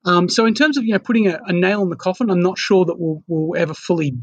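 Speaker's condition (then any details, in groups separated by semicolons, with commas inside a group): No condition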